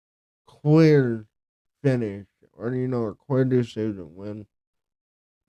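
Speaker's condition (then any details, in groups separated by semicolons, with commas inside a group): Cerebral palsy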